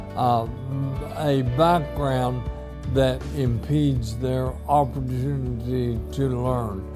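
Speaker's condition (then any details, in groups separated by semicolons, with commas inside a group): ALS; few months since diagnosis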